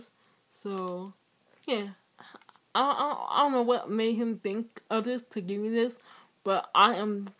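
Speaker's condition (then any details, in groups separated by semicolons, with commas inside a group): Speech impairment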